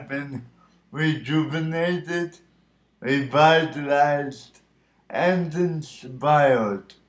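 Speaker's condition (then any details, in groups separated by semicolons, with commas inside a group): Cerebral palsy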